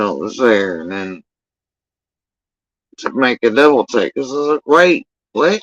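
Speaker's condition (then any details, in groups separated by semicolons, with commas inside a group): Facial paralysis after surgery; tongue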